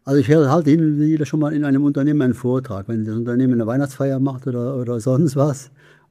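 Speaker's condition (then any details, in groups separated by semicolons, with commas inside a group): Parkinson's disease; numbness right foot, glasses slipped from hand, deep brain stimulation: two brainstem electrodes, pacemaker in chest; speech therapy, nine weekly exercise sessions incl. therapeutic boxing, Ping-Pong Parkinson, DBS largely replacing medication; speech therapy trains facial muscles against freezing face and speech against decline, going well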